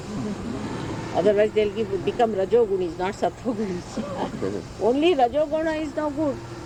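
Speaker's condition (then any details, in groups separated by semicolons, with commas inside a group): No condition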